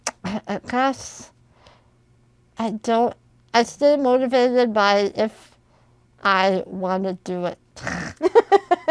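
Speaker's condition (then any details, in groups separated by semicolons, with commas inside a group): Spinal muscular atrophy; genetic, from birth, all voluntary muscles, never walked, wheelchair; very slowly progressive, fewer abilities than childhood, spinal injections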